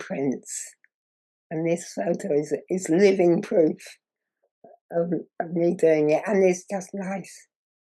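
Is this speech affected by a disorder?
Yes: muscular dystrophy.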